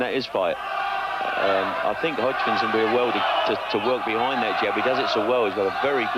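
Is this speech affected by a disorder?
No.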